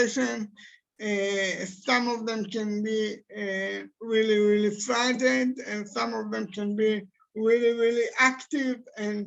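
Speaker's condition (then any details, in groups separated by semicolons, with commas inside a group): Cerebral palsy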